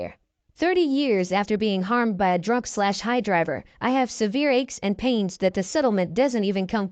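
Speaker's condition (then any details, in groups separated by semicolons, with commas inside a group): No condition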